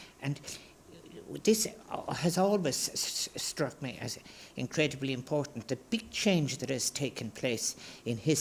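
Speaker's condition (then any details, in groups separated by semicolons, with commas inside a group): No condition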